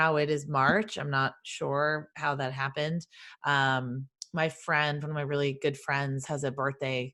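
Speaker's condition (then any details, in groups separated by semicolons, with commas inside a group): No condition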